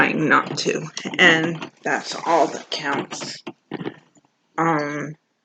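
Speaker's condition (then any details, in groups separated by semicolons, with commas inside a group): Cerebral palsy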